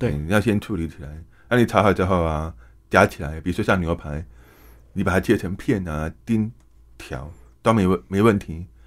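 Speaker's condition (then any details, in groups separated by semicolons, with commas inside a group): Hearing impairment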